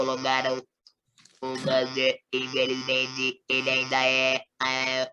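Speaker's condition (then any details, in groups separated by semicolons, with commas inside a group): Total laryngectomy, electrolarynx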